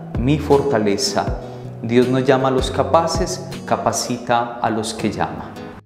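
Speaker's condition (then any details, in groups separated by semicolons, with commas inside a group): No condition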